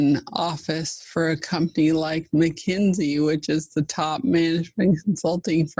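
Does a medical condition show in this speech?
Yes: ALS (Lou Gehrig's disease).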